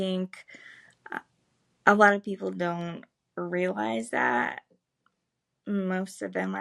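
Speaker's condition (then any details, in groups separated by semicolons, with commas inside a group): Cerebral palsy; spastic legs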